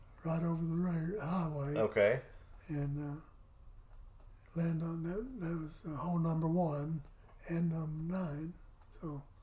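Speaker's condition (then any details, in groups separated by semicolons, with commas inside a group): Parkinson's; affects voice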